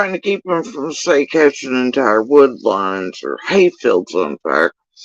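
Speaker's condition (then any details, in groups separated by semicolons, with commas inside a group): Facial paralysis after surgery; tongue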